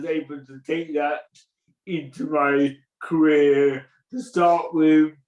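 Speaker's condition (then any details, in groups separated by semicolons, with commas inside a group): Cerebral palsy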